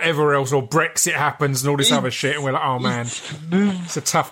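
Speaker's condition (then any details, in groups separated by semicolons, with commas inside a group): No condition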